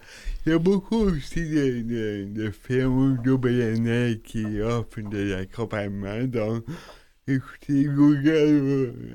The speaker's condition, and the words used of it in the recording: Cerebral palsy. Bon, tu me vois, les autres ne me voient pas, mais... C'est un fauteuil roulant, je parle un peu bizarre dans le monde.